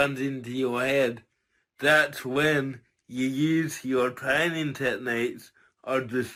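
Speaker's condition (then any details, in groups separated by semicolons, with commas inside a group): Cerebral palsy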